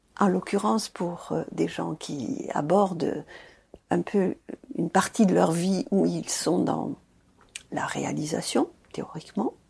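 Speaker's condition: No condition

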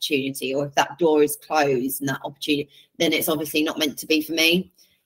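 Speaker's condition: No condition

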